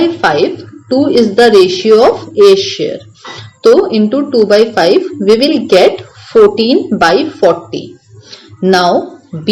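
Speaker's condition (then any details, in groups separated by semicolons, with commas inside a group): No condition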